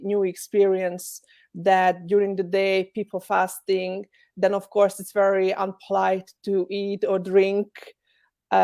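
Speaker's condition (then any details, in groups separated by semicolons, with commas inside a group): No condition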